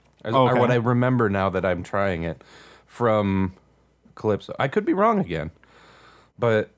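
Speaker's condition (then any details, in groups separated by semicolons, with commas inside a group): No condition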